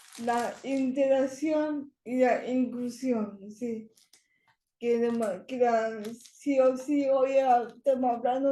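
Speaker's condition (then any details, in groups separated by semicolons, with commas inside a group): Cerebral palsy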